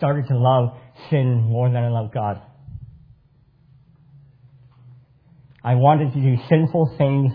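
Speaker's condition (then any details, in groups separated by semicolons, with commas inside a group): Cleft palate; congenital cleft palate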